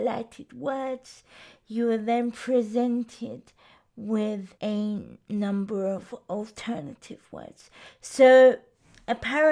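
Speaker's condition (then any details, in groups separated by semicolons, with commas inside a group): Cerebral palsy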